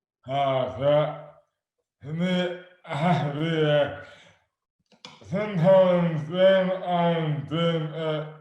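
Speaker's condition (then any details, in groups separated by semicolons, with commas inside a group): Dystonia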